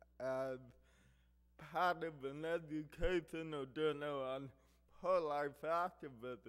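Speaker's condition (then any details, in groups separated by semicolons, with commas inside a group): Cerebral palsy; affects hearing and speech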